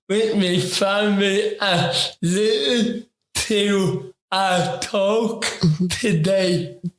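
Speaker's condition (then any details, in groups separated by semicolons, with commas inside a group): Ataxic cerebral palsy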